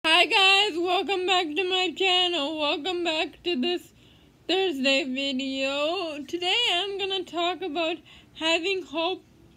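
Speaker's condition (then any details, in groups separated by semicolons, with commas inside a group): Cerebral palsy; speech therapy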